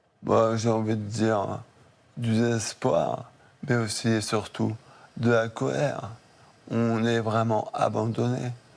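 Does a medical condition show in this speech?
Yes: maladie de Charcot (ALS); speaking effortful, eating affected.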